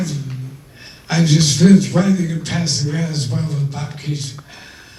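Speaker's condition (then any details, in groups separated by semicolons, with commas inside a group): ALS; wheelchair user; loss of voice, limited ability to talk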